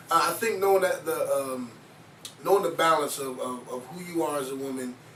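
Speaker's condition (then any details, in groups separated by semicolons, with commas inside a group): No condition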